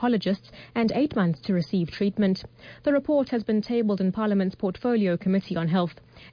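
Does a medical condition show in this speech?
No.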